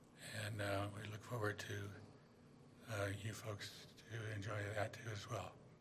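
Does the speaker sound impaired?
Yes: Parkinson's disease; boxing-type training at Snap Fitness, Southwest Parkinson's Fitness Program, overseen by Dan Dale with SUU students.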